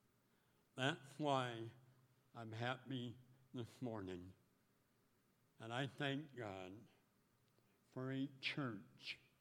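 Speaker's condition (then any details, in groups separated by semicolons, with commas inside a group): Speech impediment; first operation in North Dakota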